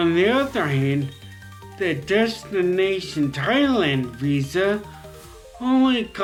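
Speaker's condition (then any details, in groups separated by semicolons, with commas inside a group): Traumatic brain injury; very debilitating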